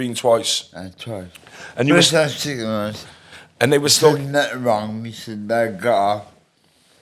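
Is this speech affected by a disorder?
Yes: medication-induced speech impediment.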